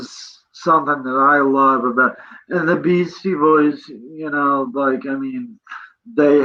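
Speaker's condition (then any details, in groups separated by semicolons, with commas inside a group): Cerebral palsy; present from birth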